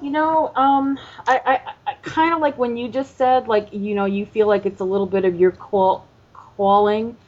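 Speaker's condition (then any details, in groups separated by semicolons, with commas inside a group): Stuttering; stuttering from age 5, covert most of life, hidden from fear of rejection and social punishment; comfortable with stuttering, no longer hiding it, first NSA covert stuttering exposed workshop four years ago; milder than many who stutter, but not fluent; repeated sounds, repeated words, prolonged sounds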